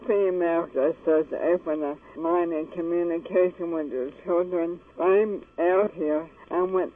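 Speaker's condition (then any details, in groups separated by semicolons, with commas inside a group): ALS; lost ability to cough, choked on saliva, choking resolved with cannabis, speech improved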